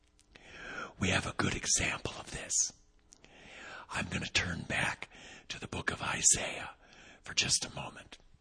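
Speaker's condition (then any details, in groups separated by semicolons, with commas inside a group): Vocal cord paralysis, unilateral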